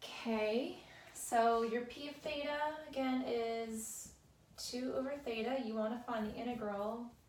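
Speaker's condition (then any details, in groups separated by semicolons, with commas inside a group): No condition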